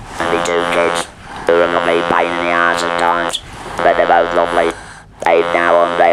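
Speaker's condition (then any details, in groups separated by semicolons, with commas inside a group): Laryngeal cancer with laryngectomy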